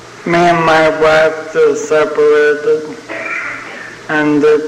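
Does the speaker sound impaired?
Yes: ALS (Lou Gehrig's disease); terminal, young onset, first sign abnormal walking; sounds like having had a couple of drinks.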